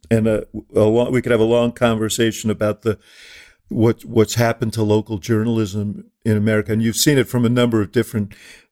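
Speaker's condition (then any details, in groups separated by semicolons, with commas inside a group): No condition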